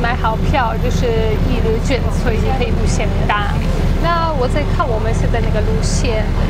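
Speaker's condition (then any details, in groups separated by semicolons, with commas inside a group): No condition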